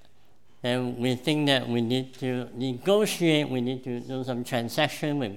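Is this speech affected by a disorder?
Yes: cleft palate; congenital cleft palate.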